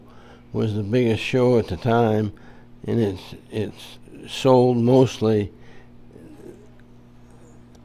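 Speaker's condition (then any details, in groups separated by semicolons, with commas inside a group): Parkinson's disease; managed, under control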